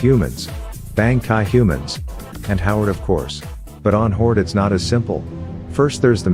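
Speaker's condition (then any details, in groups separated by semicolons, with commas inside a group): No condition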